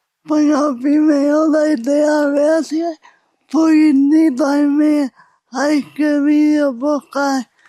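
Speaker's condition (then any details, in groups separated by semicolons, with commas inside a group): Cerebral palsy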